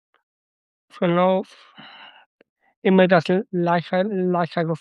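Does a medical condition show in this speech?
Yes: Down syndrome (trisomy 21); noticed on ultrasound two days before caesarean birth, St. Vinzenz Krankenhaus Datteln, Frühförderstelle; 26 years old, some limitations.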